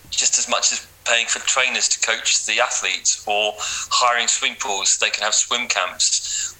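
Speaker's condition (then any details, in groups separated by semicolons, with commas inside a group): No condition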